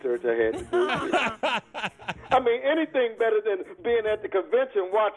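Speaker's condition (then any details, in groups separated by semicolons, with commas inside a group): No condition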